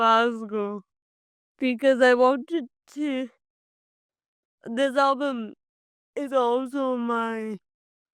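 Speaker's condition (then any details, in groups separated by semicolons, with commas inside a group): Cerebral palsy; from birth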